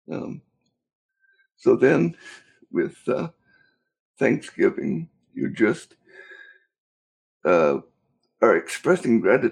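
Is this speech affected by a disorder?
Yes: cerebral palsy; cerebral palsy since birth.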